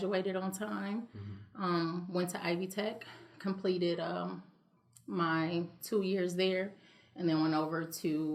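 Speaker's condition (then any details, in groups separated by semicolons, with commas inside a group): No condition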